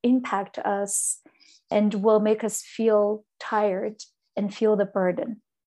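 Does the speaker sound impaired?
No.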